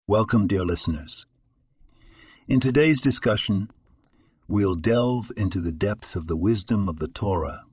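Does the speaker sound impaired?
No.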